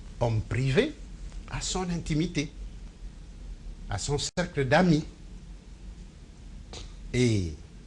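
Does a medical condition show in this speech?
No.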